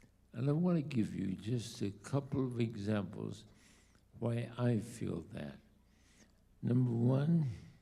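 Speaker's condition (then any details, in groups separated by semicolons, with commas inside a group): ALS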